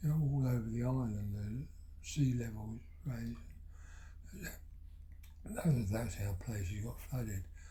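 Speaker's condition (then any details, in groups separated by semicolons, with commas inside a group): Parkinson's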